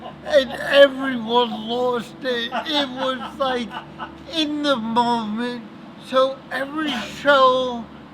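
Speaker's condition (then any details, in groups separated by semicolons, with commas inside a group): Cerebral palsy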